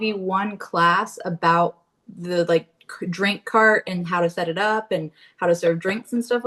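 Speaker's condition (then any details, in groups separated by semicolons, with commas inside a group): No condition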